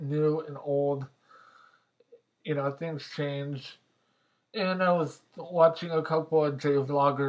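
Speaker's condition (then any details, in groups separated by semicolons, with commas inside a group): Mobius syndrome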